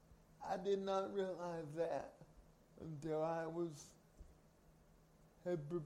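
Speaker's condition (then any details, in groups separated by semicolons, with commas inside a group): Cerebral palsy; carried everywhere by parents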